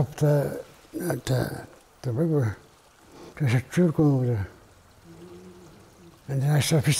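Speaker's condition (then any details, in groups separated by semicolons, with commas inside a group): Parkinson's; hard time talking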